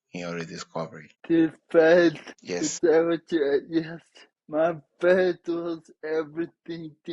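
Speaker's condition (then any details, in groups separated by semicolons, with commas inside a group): Traumatic brain injury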